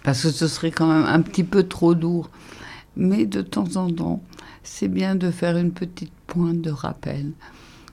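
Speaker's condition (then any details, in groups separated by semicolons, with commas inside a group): ALS (Charcot's disease); breathing difficulties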